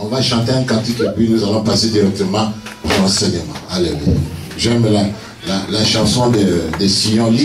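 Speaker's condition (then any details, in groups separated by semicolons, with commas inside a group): No condition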